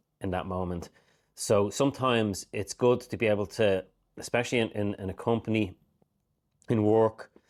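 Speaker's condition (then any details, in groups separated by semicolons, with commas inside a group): No condition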